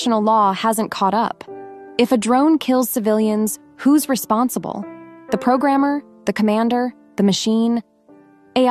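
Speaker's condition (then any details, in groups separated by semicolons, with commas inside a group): No condition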